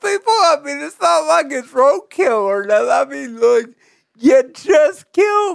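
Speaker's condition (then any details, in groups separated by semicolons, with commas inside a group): Cerebral palsy; difficulty typing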